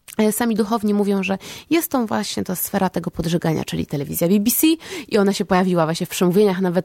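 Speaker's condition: No condition

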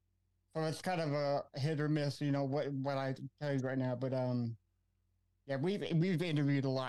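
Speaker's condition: Cerebral palsy; from birth, special education throughout school, learned slower

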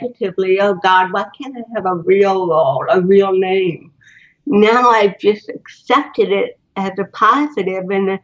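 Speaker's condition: Cerebral palsy; cannot move normally

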